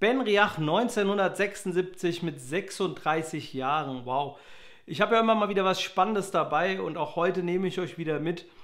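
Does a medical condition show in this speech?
No.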